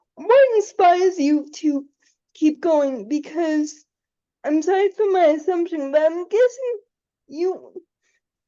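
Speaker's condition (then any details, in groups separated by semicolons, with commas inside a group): Cerebral palsy; quadriplegic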